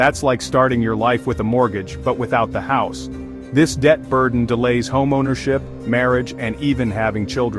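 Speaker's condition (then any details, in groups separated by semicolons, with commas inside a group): No condition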